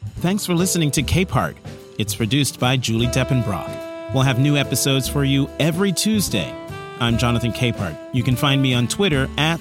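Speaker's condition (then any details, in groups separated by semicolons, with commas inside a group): No condition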